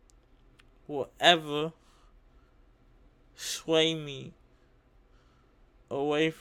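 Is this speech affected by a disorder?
Yes: cerebral palsy; uses wheelchair.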